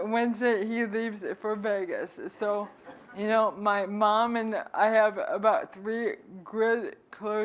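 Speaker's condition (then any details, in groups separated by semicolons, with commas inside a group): ALS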